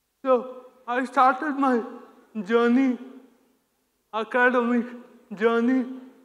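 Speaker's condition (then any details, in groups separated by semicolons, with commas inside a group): Cerebral palsy; hinders speech, sounds childlike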